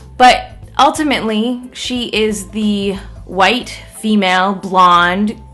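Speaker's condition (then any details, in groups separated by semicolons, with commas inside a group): No condition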